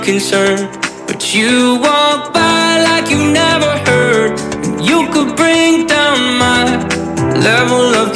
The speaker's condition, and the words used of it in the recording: No condition.